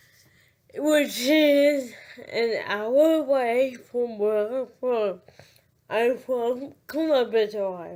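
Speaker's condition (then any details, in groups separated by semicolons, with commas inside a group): Cerebral palsy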